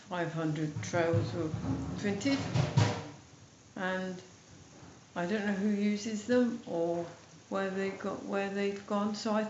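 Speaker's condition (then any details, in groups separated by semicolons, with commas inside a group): MND, mild; speech slightly affected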